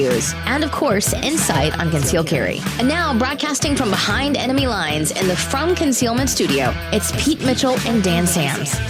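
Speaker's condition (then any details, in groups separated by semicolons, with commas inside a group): No condition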